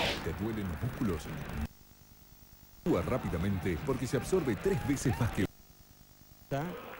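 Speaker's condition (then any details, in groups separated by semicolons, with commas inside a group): No condition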